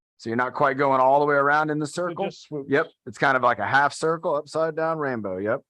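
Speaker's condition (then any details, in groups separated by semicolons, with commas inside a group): No condition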